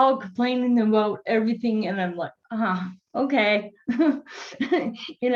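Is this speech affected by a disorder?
Yes: cerebral palsy.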